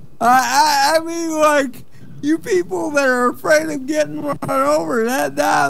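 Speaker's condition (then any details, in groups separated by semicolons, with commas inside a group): Cerebral palsy; wheelchair user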